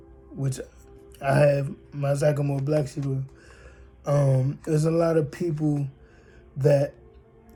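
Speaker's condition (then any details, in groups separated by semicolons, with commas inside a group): Cerebral palsy, spastic diplegia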